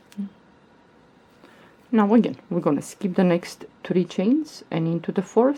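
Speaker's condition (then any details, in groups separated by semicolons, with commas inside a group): No condition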